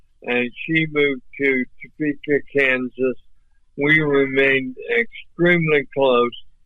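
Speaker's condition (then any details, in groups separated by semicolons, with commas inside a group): ALS; recently diagnosed, wheelchair being prepared; voice off but clear and understandable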